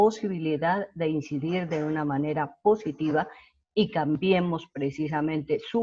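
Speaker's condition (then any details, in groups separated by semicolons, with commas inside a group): No condition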